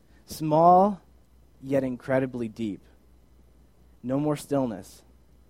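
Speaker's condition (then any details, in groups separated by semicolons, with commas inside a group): No condition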